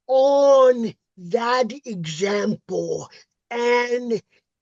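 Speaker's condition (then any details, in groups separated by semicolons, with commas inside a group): Cerebral palsy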